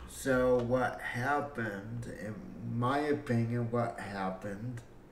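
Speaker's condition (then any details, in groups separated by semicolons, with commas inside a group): Cerebral palsy; breathing fine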